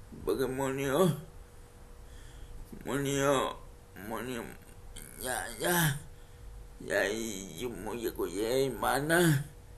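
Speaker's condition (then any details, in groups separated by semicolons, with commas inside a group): Cerebral palsy; uses wheelchair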